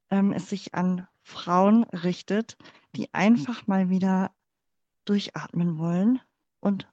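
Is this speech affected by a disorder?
Yes: cleft palate; congenital.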